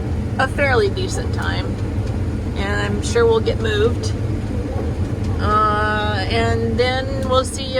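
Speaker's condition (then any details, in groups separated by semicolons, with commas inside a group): No condition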